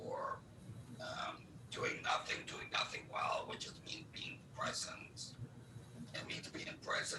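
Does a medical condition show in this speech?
Yes: laryngectomy.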